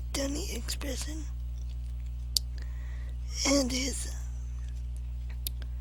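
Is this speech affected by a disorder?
Yes: cerebral palsy.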